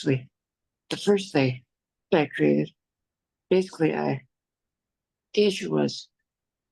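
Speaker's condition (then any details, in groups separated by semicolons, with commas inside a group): Duchenne muscular dystrophy; progressive loss, wheelchair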